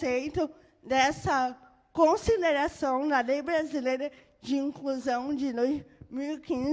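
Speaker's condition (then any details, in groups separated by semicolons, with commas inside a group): Cerebral palsy; birth brain injury; moderate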